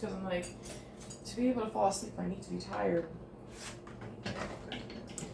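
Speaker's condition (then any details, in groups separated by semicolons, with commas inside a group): No condition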